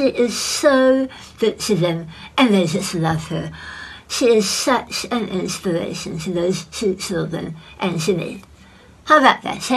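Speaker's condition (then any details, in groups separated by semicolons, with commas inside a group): Head and neck cancer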